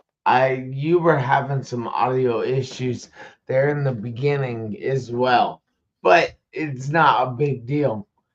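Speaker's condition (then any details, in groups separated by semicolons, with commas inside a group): Traumatic brain injury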